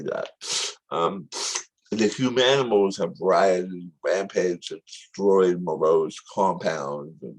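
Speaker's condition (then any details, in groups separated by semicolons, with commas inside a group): Tongue cancer surgery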